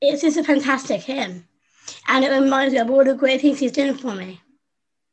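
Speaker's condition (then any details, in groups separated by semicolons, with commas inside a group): Down syndrome; present from birth, infant heart failure, heart surgery, pneumonia, stopped breathing, resuscitated, chest problems; learned to speak by copying younger sister Susie, second top grade and b in French speaking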